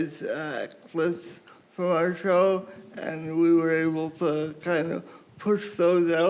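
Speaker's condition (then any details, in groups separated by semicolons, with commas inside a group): Cerebral palsy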